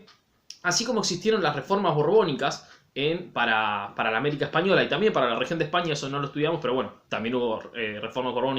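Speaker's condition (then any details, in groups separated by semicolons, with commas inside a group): No condition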